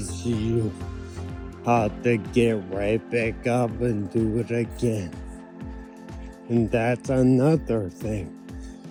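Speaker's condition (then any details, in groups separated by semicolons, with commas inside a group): Ataxia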